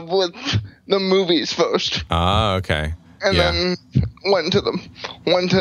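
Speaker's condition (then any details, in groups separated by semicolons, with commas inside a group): Cerebral palsy; uses a chair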